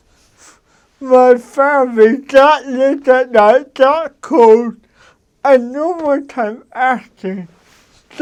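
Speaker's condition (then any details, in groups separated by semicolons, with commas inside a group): Cerebral palsy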